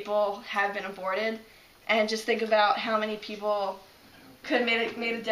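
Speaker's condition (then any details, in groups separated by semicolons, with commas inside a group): No condition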